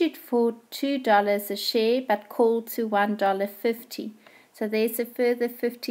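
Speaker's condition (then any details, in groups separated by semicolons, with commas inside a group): No condition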